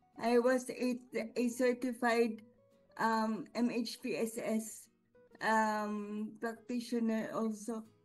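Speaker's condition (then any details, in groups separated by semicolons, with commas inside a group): Cerebral palsy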